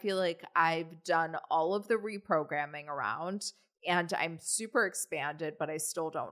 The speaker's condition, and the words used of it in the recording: None; typical speech.